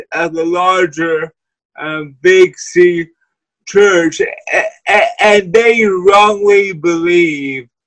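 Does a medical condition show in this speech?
Yes: cerebral palsy.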